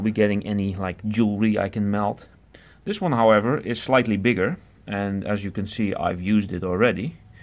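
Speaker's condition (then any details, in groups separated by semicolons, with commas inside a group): No condition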